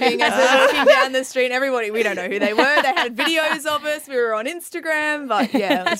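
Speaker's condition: No condition

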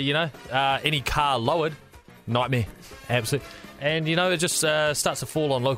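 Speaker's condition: No condition

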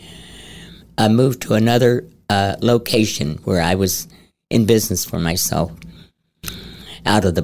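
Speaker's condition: Head and neck cancer, stage 4, into voice box

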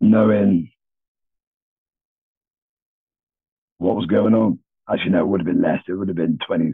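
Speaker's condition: No vocal cords after airway collapse; told may never speak again, childhood speech therapy, voice never broke, Bristolian accent, childhood croup, heavy breathing

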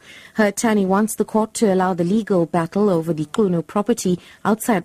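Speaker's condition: No condition

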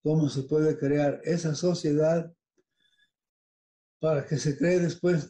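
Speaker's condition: Parkinson's disease; taste

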